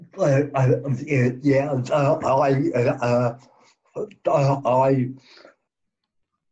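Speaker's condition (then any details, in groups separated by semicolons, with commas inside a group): Cerebral palsy; present from birth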